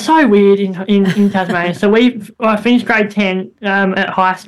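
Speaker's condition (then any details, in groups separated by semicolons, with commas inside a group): Bilateral cleft lip and palate; congenital, first operation at 3 months, many operations, braces before hip-to-mouth bone graft, throat operation, lifelong speech therapy; speech greatly improved after years of speech therapy; as child hard to understand, squeaky, very airy, nasal voice, speech hindered drama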